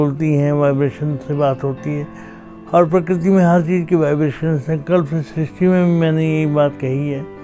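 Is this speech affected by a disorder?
Yes: cerebral palsy.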